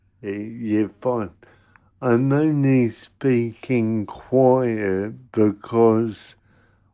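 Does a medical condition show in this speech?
Yes: cerebral palsy; congenital, caused by lack of oxygen to brain at birth; speech sometimes mistaken for drunkenness by strangers, host notes speaking pace.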